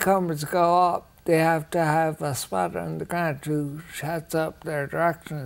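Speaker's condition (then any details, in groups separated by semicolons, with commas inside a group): Ataxia; rare, progressive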